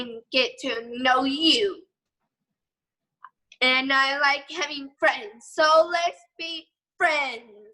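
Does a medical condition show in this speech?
Yes: cerebral palsy; hard to talk.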